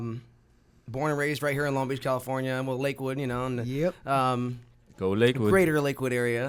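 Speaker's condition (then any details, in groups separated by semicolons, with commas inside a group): No condition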